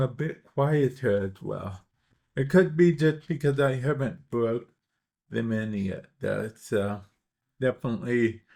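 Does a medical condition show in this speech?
Yes: cerebral palsy; affects speech at times.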